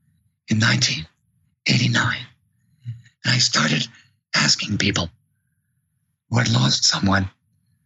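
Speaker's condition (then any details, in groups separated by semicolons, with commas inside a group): Vocal cord paralysis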